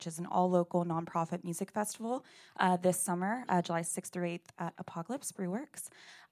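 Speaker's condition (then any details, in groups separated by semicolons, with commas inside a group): No condition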